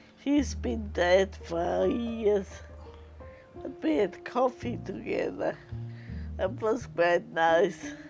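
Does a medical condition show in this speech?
Yes: multiple sclerosis.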